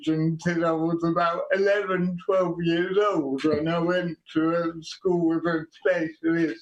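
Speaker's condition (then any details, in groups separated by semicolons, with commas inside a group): Quadriplegic cerebral palsy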